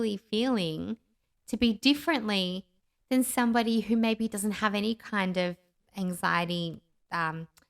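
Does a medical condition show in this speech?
No.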